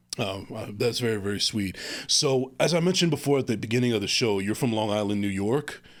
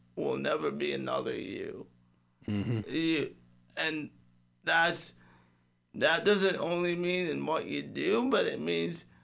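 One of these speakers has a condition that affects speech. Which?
The second: cerebral palsy; clenched fist, unsteady walk; occupational, physical and speech therapy, speaking coach; occasional speech trouble, improving, voice struggles.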